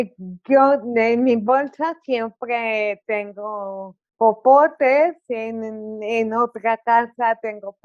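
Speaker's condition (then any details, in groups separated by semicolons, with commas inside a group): Cerebral palsy; articulation affected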